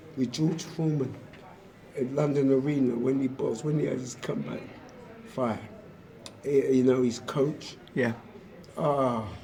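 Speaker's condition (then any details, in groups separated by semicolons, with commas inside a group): Motor neurone disease; affects muscles and nervous system; rapid progression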